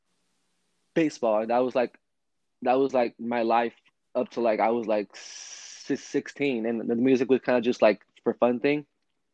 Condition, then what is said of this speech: Stuttering. I think I told you that I have a, if you can't notice, I have a speech problem.